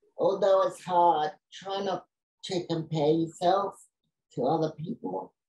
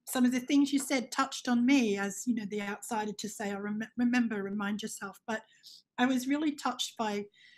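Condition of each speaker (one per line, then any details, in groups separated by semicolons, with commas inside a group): Cerebral palsy; diagnosed in childhood
No condition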